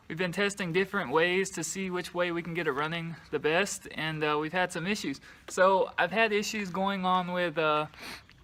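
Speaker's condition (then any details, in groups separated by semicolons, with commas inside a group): No condition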